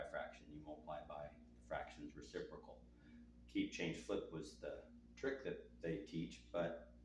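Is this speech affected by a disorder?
No.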